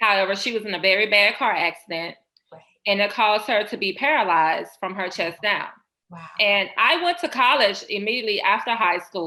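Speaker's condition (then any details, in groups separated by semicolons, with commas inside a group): No condition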